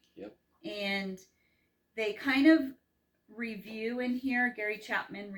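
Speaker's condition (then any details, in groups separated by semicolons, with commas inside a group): No condition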